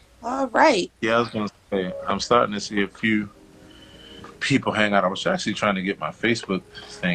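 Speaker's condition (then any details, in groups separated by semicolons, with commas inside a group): No condition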